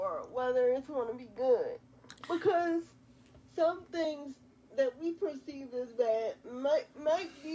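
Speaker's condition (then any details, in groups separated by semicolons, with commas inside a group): Quadriplegic cerebral palsy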